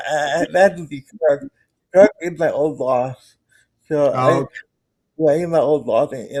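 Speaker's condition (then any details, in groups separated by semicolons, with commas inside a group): Cerebral palsy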